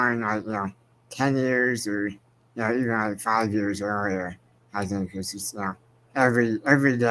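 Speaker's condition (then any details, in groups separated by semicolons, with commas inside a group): Spinal muscular atrophy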